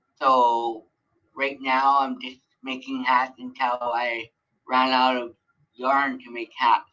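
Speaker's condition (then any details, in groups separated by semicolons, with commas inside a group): Cerebral palsy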